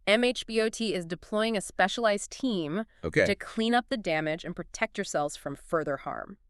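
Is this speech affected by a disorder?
No.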